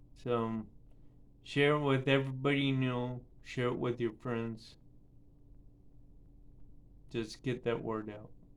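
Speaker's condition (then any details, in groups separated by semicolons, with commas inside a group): Cerebral palsy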